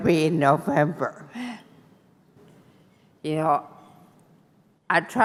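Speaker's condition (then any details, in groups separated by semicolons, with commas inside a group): Brain injury; injury 20 years ago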